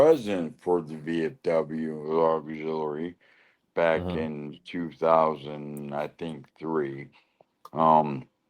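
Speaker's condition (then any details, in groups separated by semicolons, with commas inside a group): Lou Gehrig's disease (ALS)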